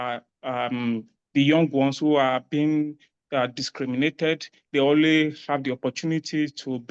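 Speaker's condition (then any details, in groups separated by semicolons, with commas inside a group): No condition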